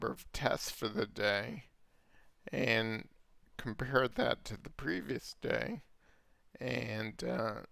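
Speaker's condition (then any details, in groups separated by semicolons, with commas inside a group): Multiple sclerosis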